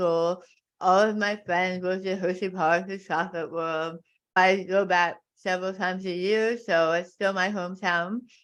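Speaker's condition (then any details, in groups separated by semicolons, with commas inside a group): Tongue cancer; stage four tongue carcinoma, half tongue removed; one year post surgery, radiation and chemotherapy; voice changed and abnormal, tracheotomy affected speech, past feeding tube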